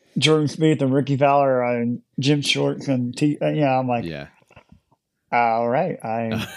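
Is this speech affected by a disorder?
Yes: cleft lip and palate; attributed to birthplace location.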